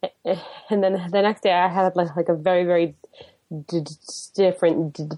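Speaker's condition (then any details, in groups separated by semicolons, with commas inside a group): Stuttering; mainly repetitions, changes with life changes and stress; more stuttering and new blocks over past few weeks, amid stress, new er job; usually repetitions, recently hard blocks, varies day to day, feels out of control during blocks; repeated sounds, repeated words, prolonged sounds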